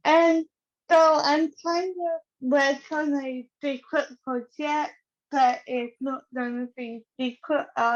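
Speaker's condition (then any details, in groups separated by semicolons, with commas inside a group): Cerebral palsy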